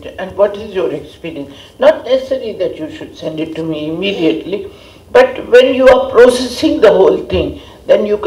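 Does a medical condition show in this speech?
No.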